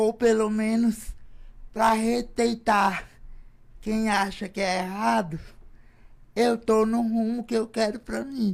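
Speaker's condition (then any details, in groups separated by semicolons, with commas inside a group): Cerebral palsy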